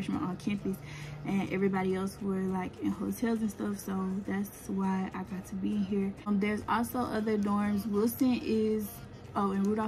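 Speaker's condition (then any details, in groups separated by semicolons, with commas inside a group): No condition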